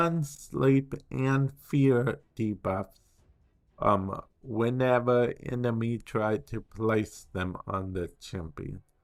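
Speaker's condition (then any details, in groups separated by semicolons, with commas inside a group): Cerebral palsy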